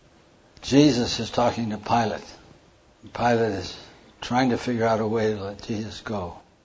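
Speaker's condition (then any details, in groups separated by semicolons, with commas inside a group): Parkinson's; hand tremor during talk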